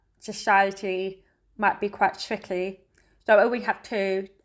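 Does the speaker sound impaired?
Yes: deafness; lip reads all day among hearing people.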